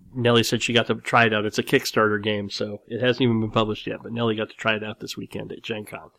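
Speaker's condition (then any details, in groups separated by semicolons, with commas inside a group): Cleft lip and palate; nose still slightly crooked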